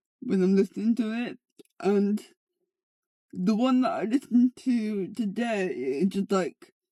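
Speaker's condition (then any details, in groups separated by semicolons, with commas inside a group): Cerebral palsy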